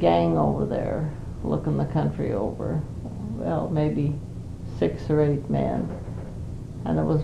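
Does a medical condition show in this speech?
Yes: Parkinson's; Parkinson's for 5 years.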